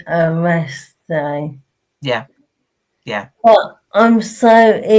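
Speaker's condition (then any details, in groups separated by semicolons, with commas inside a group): Motor neurone disease; bulbar onset, mouth, speech and swallowing, feeding tube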